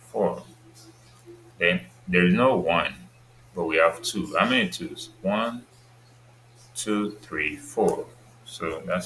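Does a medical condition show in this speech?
No.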